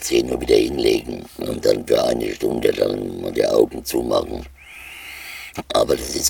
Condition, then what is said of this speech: Laryngectomy. Also diese Epithese war notwendig, damit Sie Ihr Stimmschandventil benutzen.